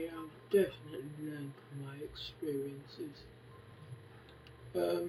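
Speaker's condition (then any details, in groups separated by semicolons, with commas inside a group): Facial palsy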